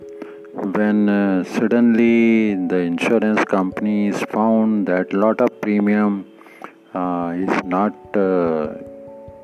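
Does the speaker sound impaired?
No.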